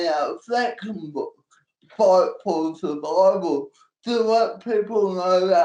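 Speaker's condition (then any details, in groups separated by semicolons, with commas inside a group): Cerebral palsy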